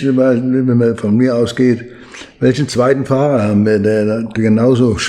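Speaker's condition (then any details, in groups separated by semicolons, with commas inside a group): Parkinson's disease; limits daily routine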